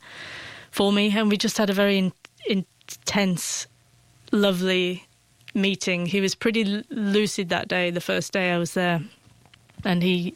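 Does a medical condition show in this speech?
Yes: stutter; stammer since childhood, hidden about 10 years by age 16, joined British Stammering Association on Scatman John's advice; adult; as teen hid stammer by withdrawing, speaking as little as possible, terrified of phone, fluent typing; here repeated sounds.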